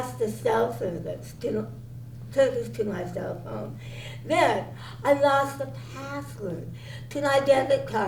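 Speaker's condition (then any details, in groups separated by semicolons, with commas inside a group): Cerebral palsy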